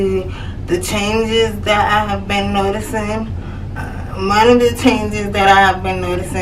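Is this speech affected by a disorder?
Yes: cerebral palsy.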